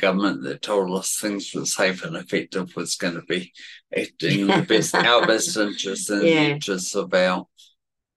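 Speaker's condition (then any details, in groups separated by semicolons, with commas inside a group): Cerebellar atrophy, genetic; speech a little worse than usual today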